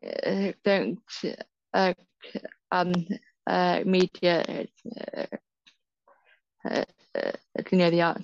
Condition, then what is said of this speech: Stuttering. Annoyed with myself because the words don't come out, or I'm just like or I'm really tired, and my stammer is then worse.